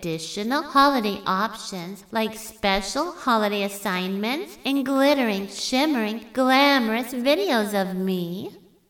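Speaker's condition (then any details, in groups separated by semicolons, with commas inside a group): No condition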